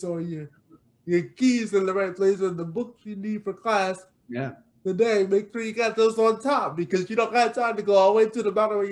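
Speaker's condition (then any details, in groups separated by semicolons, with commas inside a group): Cerebral palsy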